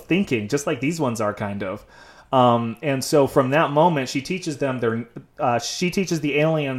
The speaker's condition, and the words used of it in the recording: No condition.